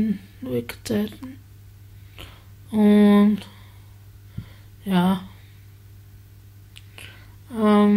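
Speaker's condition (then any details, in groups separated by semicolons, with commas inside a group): Spasticity from birth; multiple sclerosis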